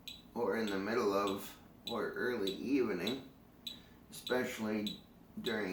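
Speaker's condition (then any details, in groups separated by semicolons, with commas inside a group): Cerebral palsy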